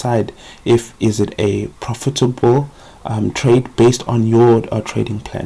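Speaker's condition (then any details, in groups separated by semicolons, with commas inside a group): No condition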